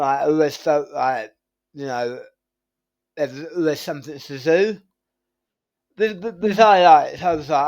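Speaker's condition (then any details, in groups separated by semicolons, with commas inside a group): Tongue cancer surgery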